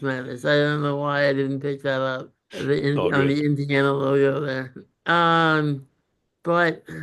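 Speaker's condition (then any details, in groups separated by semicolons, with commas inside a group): Congenital muscular dystrophy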